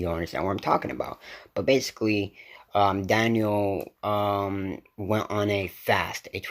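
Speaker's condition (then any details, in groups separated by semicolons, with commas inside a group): No condition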